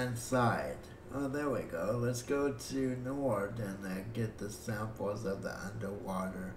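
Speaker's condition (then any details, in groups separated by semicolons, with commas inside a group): Cerebral palsy; breathing fine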